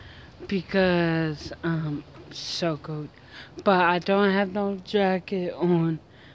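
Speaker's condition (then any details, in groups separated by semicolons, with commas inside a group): Mild cerebral palsy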